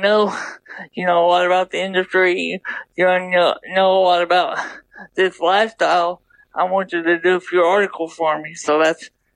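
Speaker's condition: Double hemiplegia cerebral palsy

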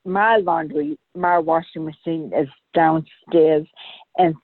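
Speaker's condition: Brain aneurysm rupture; swerves from balance issues

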